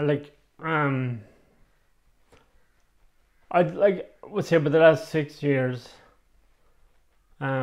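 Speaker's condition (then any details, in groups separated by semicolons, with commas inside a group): MND; communication devices assessed, types replies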